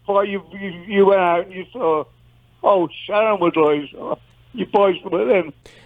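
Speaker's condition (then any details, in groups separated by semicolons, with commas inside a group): Parkinson's disease; long duration, mild case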